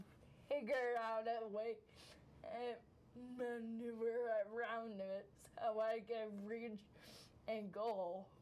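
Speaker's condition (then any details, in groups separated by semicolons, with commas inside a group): Cerebral palsy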